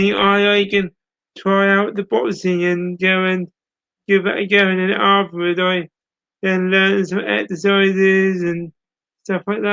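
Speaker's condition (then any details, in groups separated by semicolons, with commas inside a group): Cerebral palsy; speech impairment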